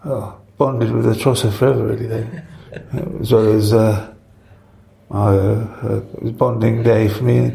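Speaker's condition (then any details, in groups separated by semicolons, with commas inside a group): Parkinson's; affects speech, rare audio interview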